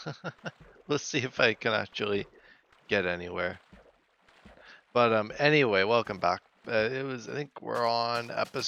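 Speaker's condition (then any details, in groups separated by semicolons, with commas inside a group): No condition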